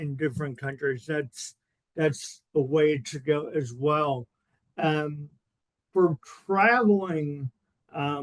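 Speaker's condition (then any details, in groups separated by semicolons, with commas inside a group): Cerebral palsy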